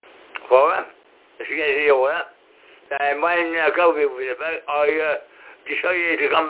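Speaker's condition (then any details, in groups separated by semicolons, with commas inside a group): Cerebral palsy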